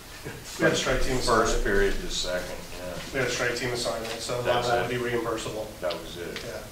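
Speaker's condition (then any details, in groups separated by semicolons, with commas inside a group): No condition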